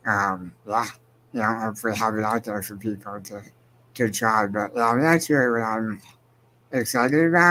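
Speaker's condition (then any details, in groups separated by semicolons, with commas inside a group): Spinal muscular atrophy; progressive, wheelchair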